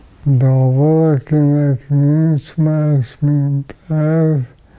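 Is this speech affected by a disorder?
Yes: ALS.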